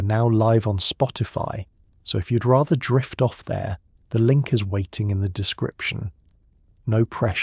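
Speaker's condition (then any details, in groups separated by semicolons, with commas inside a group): No condition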